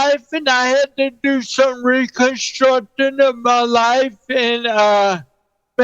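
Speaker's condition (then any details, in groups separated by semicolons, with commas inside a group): Cerebral palsy; present since birth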